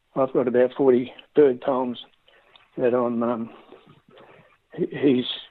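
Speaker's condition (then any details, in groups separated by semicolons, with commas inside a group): Parkinson's disease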